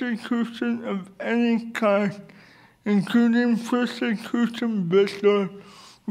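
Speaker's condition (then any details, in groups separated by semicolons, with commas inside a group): Cerebral palsy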